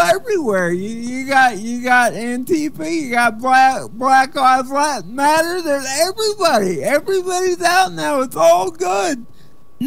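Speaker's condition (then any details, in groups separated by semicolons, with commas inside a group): Cerebral palsy; wheelchair user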